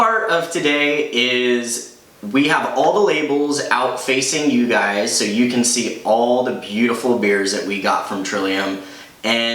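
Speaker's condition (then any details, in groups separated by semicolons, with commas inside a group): No condition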